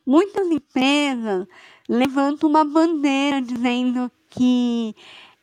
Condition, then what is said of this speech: Cleft palate. Eu não tenho fôlego suficiente para encher uma bexiga.